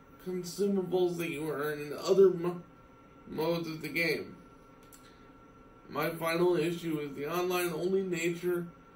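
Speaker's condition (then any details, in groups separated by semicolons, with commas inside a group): Cerebral palsy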